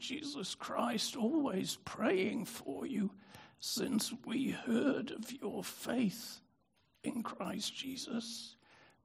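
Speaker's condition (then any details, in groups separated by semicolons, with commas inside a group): Spasmodic dystonia; brain disorder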